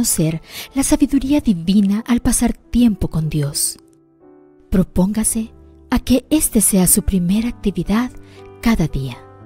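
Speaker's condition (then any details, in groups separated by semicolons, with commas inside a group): No condition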